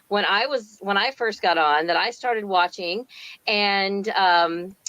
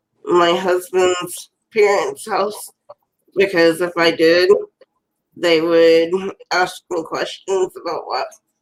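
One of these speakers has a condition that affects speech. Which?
The second: cerebral palsy; from birth.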